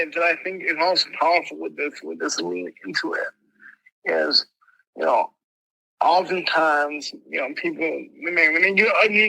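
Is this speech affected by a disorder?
Yes: mild cerebral palsy; speech impediment.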